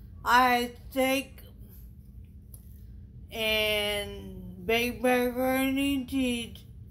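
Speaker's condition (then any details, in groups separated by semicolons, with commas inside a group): Traumatic brain injury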